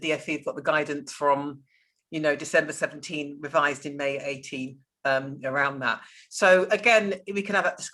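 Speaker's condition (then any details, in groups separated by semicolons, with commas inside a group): No condition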